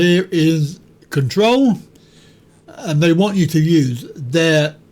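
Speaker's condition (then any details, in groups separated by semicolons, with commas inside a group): Cerebral palsy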